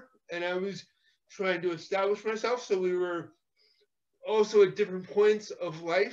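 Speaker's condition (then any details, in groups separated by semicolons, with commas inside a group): Cerebral palsy; physical therapy in childhood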